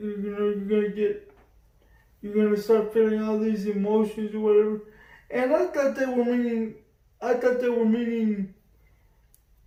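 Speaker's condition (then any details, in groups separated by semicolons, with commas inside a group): Cerebral palsy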